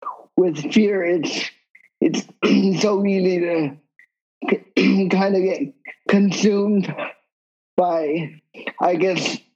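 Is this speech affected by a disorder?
Yes: cerebral palsy; wheelchair user.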